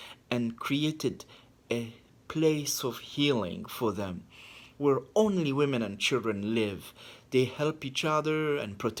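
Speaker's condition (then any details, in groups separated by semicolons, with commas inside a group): No condition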